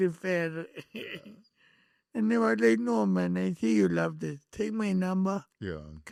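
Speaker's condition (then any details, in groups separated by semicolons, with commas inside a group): Cerebral palsy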